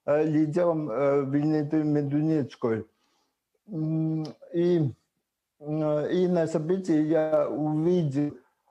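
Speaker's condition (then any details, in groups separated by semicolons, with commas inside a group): Cerebral palsy; from birth, wheelchair, spasticity; earlier severe spasticity flare-ups; initially unintelligible speech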